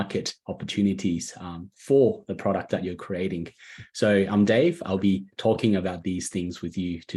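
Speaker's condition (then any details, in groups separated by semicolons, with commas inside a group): No condition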